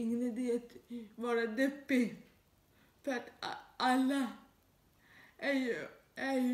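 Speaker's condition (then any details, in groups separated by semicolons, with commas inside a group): Dyskinetic cerebral palsy, severe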